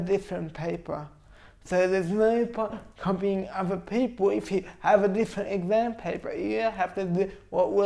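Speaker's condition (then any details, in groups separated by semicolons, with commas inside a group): Cerebral palsy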